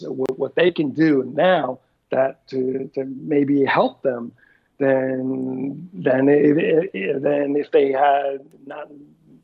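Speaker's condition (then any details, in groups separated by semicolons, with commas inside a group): Aphasia after stroke; massive stroke, right-side paralysis and impaired comprehension at onset, initially global aphasia; no speech at onset, first year ~1,000 words mostly nouns without verbs, must concentrate on speech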